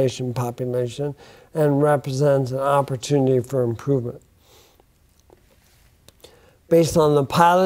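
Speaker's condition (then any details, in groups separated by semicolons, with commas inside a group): Bulbar onset ALS; affects speech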